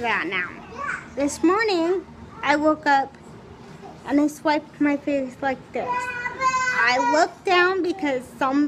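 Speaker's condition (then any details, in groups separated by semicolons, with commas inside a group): Cerebral palsy, spastic, severe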